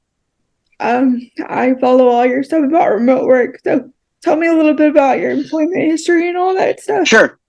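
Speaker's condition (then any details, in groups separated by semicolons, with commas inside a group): Cerebral palsy, spastic, mild; power wheelchair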